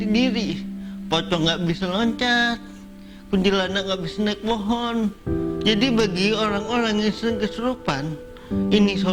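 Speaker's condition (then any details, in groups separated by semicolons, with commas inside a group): Cerebral palsy; cannot walk, uses wheelchair, upper body functional; speech somewhat affected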